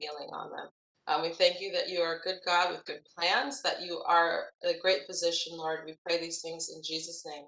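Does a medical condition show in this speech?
No.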